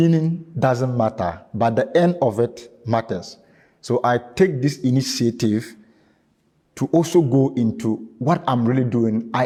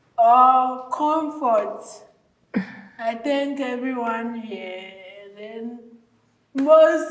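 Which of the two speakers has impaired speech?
The second: cerebral palsy.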